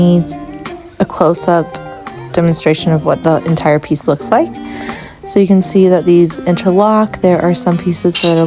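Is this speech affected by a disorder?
No.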